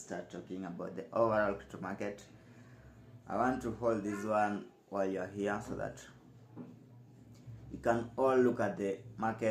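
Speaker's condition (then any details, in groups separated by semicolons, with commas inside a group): No condition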